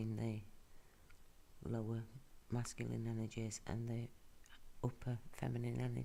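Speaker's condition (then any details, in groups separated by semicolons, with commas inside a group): No condition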